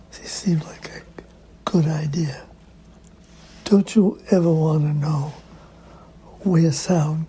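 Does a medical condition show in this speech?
Yes: Parkinson's disease; lost voice.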